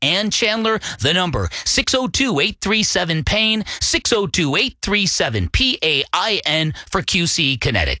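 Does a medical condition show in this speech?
No.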